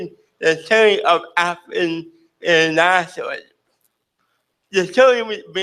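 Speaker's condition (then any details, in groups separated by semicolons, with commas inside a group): Cerebral palsy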